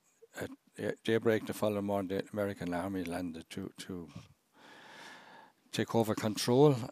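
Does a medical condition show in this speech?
No.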